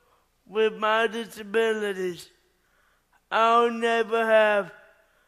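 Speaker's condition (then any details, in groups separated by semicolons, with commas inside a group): Cerebral palsy; uses left hand only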